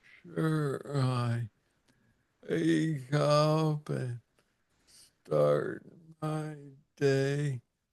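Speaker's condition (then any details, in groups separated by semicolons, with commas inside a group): Parkinson's disease; young onset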